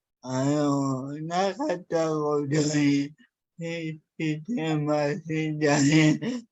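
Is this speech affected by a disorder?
Yes: cerebral palsy; severe, uses a wheelchair.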